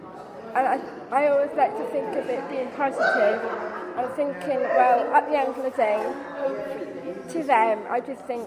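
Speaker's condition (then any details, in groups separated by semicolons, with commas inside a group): Down syndrome; learning disability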